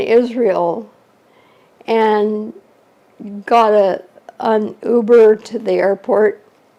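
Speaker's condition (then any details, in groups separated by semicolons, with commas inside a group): ALS; shortly after diagnosis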